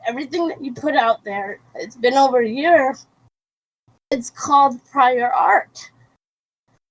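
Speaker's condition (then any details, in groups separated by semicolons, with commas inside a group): Cerebral palsy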